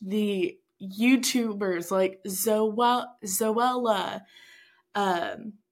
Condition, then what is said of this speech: Stuttering. We never know if I'm going to be stuttering a lot more or not.